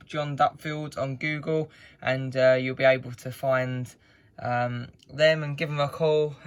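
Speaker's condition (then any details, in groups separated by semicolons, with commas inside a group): No condition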